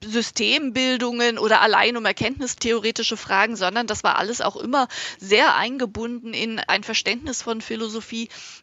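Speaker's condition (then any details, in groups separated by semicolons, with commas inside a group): No condition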